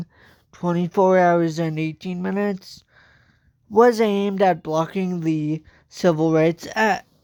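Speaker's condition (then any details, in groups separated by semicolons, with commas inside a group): Cerebral palsy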